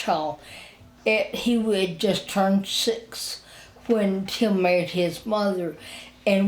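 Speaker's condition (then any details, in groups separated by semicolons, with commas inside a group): Spinal ataxia; wheelchair user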